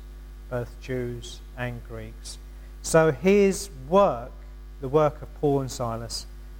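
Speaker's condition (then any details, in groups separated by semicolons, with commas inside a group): No condition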